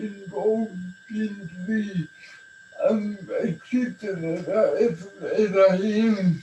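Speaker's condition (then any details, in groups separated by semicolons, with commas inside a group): Cerebral palsy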